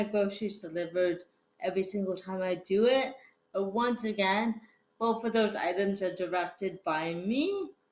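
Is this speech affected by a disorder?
Yes: cerebral palsy; fall risk.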